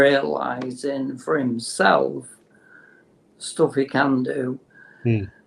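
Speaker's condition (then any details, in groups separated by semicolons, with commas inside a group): Motor neurone disease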